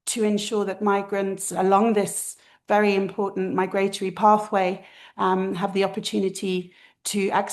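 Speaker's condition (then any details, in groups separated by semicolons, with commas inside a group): No condition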